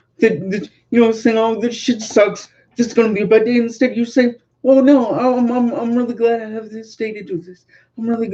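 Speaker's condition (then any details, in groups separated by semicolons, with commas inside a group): Cerebral palsy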